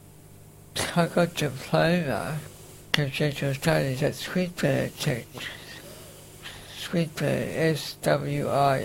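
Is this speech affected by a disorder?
Yes: facioscapulohumeral muscular dystrophy, facioscapulohumeral (FSHD).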